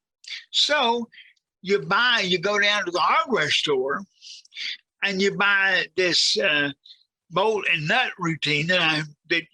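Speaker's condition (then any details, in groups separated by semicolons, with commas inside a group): Cerebral palsy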